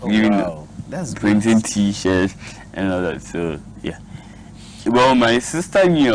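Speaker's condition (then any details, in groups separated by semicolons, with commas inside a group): Cerebral palsy; speech therapy, speech improved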